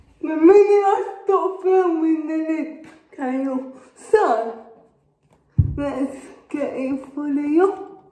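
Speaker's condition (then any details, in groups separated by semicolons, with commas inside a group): Cerebral palsy; uses feeding aid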